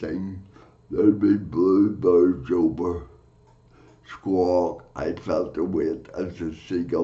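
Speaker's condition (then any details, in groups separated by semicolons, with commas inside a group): Cerebral palsy; from birth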